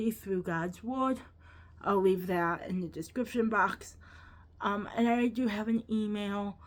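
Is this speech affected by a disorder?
Yes: cerebral palsy, quadriplegic.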